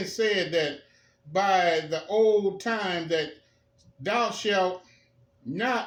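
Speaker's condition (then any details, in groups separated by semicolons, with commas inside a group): No condition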